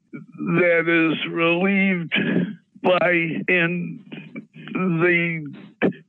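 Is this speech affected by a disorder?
Yes: Parkinson's disease; THC-CBD strains relieve anxiety and pain.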